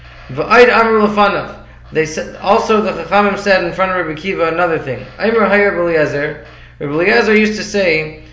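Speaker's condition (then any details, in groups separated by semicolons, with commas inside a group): No condition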